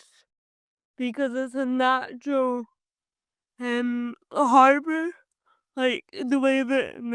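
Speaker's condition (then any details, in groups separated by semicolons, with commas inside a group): Cerebral palsy; from birth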